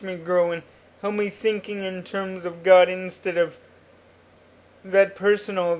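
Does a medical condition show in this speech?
Yes: cerebral palsy.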